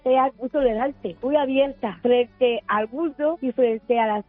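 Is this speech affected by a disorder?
Yes: Down syndrome; genetic, extra chromosome 21, present since conception.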